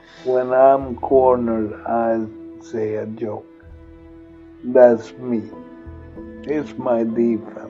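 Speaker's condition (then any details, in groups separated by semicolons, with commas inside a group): Multiple sclerosis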